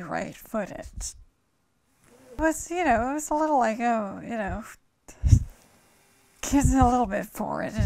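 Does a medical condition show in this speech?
Yes: ALS; onset in shoulder and hands, starting left arm; about a year to diagnosis, paints with feet.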